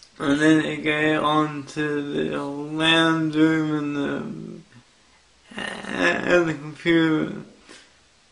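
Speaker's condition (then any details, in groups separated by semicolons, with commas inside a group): Cerebral palsy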